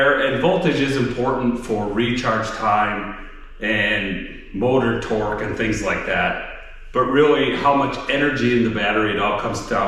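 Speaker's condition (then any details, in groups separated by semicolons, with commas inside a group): No condition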